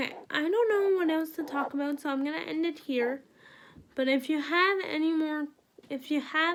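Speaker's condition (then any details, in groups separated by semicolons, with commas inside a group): Cerebral palsy; wheelchair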